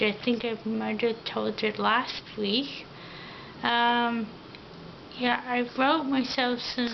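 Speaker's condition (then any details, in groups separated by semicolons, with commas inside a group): Ataxia; diction sometimes unclear, swallowing difficulty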